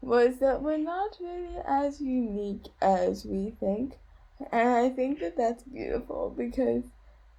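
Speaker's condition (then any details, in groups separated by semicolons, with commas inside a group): Cerebral palsy; voice sometimes drops, slow breath intake from reduced lung capacity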